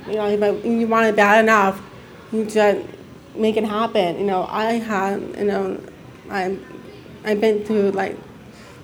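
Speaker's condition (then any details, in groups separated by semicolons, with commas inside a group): Deafness; hearing loss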